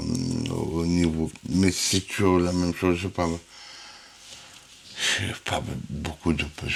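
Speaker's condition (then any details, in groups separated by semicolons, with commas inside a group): Huntington's disease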